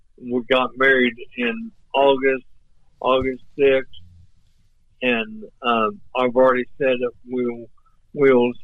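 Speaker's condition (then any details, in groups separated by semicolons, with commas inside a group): ALS; voice off but clear and understandable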